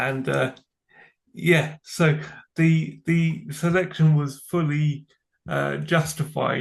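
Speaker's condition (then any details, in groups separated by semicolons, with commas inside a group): Cerebral palsy; from birth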